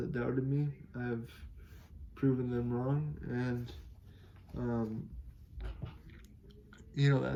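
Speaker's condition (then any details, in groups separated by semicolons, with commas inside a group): Cerebral palsy; able to speak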